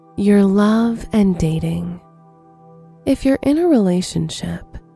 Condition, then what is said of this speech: None; typical speech.